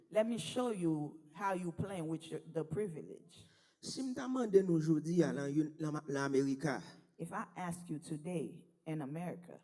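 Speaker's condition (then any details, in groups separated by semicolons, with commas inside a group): No condition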